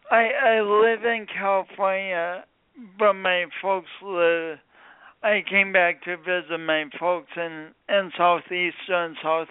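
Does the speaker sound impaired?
Yes: speech impediment from birth injury; speech impediment sounding unlike a regional accent, not a Midwestern accent.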